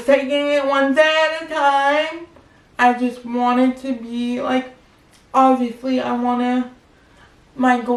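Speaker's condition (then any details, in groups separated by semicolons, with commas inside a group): Cerebral palsy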